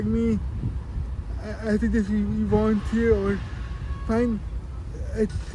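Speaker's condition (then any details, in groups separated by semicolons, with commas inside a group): Cerebral palsy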